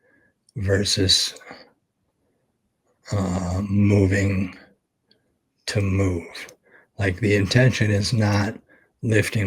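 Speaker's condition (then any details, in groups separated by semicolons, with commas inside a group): ALS; expects to lose voice very soon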